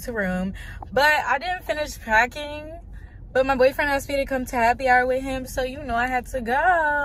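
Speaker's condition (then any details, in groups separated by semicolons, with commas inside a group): No condition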